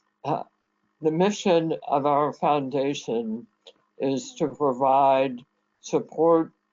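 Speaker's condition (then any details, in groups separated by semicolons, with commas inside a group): Head and neck cancer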